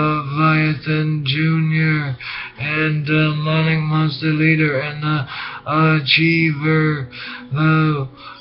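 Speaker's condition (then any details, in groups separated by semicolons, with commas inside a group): Brain injury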